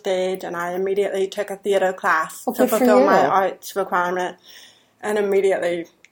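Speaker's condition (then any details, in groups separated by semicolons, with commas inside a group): Deafness; hears men's voices better than women's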